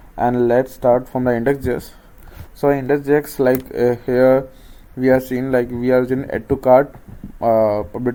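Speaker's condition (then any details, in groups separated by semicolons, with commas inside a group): No condition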